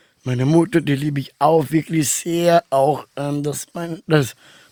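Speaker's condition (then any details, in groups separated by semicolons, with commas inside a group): Down syndrome; trisomy 21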